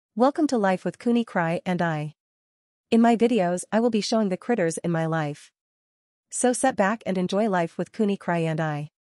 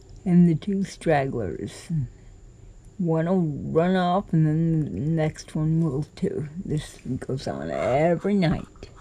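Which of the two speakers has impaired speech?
The second: cerebral palsy; cannot walk, crawls to get around.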